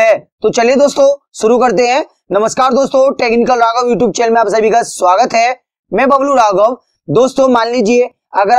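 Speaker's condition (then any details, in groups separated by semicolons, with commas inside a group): No condition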